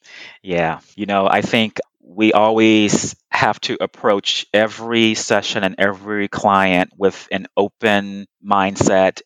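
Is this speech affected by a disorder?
Yes: stuttering; stuttering since childhood, no speech therapy kindergarten through 12th grade; still a person who stutters; stuttering looks and sounds different now than in childhood, trying harder worsened it, concealed when younger; here prolonged sounds.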